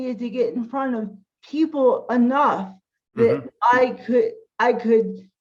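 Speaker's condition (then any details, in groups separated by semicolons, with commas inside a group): Cerebral palsy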